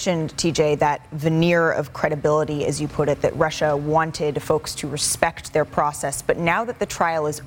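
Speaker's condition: No condition

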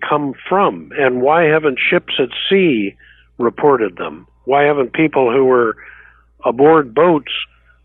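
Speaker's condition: No condition

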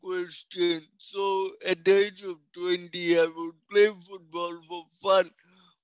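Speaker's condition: Cerebral palsy; speech affected

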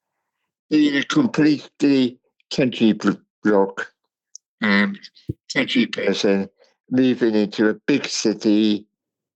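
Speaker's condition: Cerebral palsy; speech impairment

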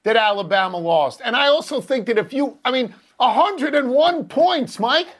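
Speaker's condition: No condition

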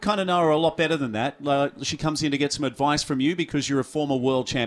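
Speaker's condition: No condition

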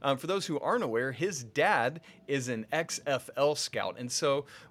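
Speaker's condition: No condition

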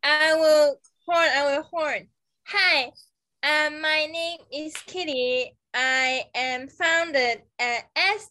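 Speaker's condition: Aphasia; agrammatic short phrases, word substitutions

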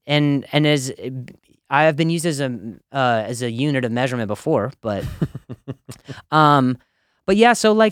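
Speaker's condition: Stutter, acquired neurogenic; lost motor skill function after sleeping on a softball concussion; about 10 years since onset, ongoing speech therapy and physical therapy; fears stuttering when talking to admired comics at the Comedy Store, eases with comfort; repeated sounds, repeated words

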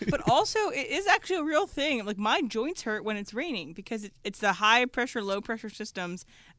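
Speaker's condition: No condition

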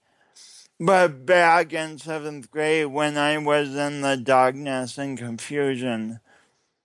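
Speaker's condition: Cerebral palsy; substantial coordination difficulties since childhood

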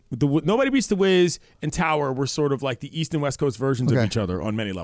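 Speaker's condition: No condition

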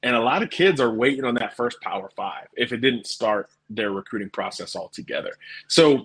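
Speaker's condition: No condition

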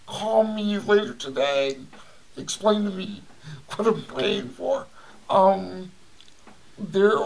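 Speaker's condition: Cerebral palsy; voice audibly affected

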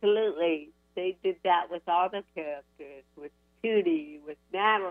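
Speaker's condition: Cerebral palsy; from infancy

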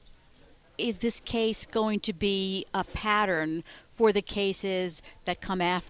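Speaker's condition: No condition

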